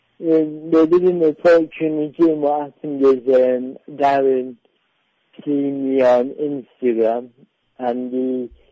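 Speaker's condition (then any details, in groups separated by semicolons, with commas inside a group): Cerebral palsy; cerebral palsy from birth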